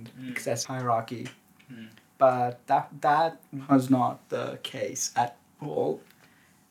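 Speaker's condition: Stutter; onset at age 3; repeated words, prolonged sounds

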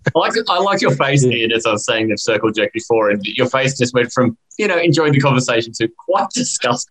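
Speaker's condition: No condition

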